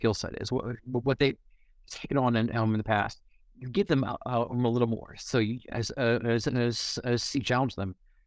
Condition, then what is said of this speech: Stuttering. And yes, I do stutter. So your audio is not buffering.